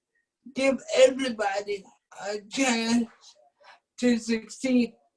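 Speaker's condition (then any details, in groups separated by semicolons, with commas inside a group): Cerebral palsy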